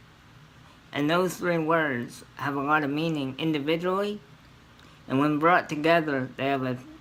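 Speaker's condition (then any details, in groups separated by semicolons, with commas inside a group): Cerebral palsy; scoliosis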